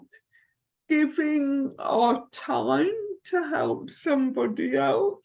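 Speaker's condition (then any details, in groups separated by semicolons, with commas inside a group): Cerebral palsy; very poor handwriting, uses typewriter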